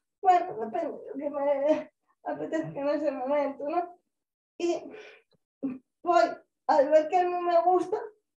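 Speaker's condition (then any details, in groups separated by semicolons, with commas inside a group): Cerebral palsy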